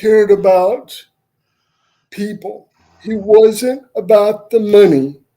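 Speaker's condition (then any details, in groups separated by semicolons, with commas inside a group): Cerebral palsy; uses wheelchair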